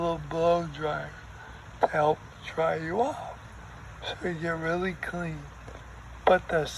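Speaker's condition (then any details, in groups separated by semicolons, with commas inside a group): ALS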